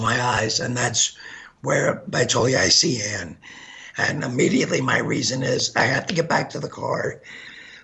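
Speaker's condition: Gunshot injury to voice box; hit spine

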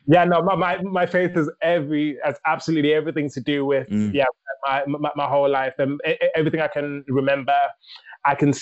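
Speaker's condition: Stammer; considered mute, did not speak until age five, needed speech therapy but never had it; stammer audible in recording, uses rhythmic techniques from rapping in everyday speech; chest and mind contract when stammering, even now, rapping Eminem lyrics let speech flow loosely; repeated sounds, repeated words

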